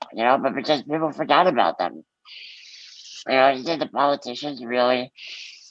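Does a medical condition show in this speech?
Yes: muscular dystrophy; from birth, collagen 6a3 mutation, floppy hands and feet, diagnosed at 4, type found at 25; good public speaker, public speaking for over two thirds of life.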